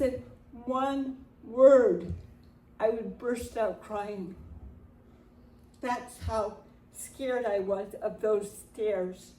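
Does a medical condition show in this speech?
Yes: cerebral palsy.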